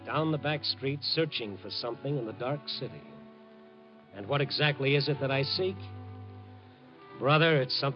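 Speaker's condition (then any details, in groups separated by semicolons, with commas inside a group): No condition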